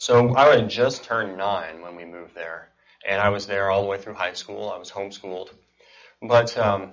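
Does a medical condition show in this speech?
Yes: cleft palate and cleft lip; present from birth in Kuwait.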